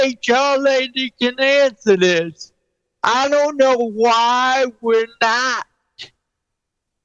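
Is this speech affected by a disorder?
Yes: cerebral palsy; 49 years with condition.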